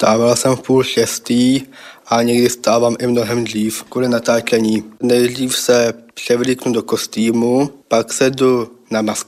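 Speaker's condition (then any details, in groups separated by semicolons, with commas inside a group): Down syndrome; speaks well, cast in TV role requiring a good speaker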